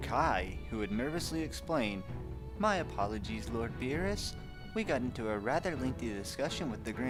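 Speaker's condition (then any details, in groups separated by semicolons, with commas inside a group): No condition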